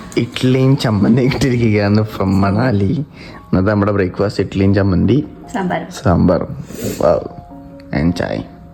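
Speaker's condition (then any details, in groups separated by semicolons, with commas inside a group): No condition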